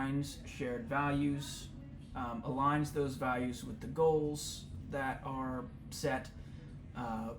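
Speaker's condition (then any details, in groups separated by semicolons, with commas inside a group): No condition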